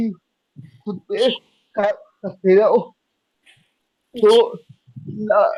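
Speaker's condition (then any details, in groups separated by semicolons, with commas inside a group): Cerebral palsy; could not speak as a child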